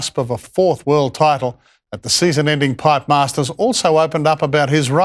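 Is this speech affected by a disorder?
No.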